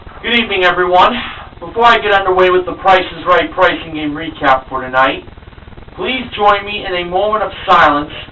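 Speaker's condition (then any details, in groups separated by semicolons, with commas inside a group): No condition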